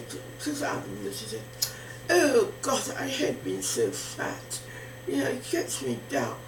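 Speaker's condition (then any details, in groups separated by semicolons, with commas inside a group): Facial palsy; can barely hear own speech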